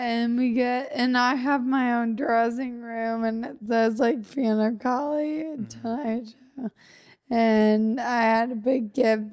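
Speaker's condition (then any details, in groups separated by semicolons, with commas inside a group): Friedreich's ataxia; wheelchair user, gets around and functions independently, partner Matt makes daily life easier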